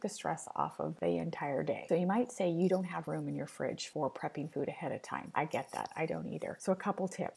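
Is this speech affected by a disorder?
No.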